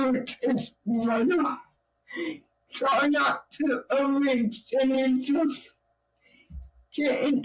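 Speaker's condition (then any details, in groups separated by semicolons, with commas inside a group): Cerebral palsy; from birth, physical disability; own voice needs subtitles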